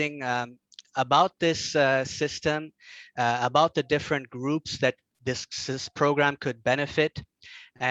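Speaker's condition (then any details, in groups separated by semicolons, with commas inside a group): No condition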